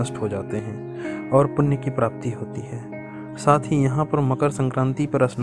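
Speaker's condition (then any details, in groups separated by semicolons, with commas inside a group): No condition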